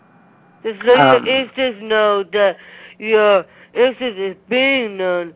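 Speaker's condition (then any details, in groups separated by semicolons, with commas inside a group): Down syndrome; present from birth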